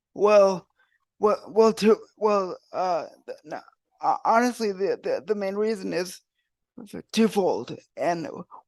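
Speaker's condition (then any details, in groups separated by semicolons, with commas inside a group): Cerebral palsy; wheelchair user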